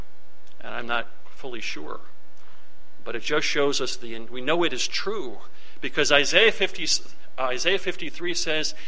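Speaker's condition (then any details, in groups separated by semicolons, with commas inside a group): No condition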